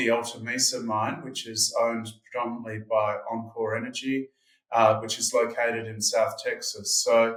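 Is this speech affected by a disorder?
No.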